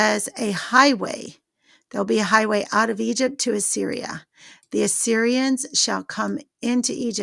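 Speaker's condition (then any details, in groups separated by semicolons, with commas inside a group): No condition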